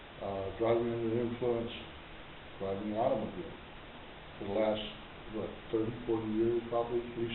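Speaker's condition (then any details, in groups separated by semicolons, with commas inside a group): No condition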